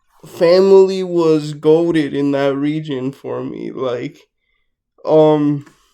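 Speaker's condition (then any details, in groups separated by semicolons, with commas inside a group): Cerebral palsy, mixed, mild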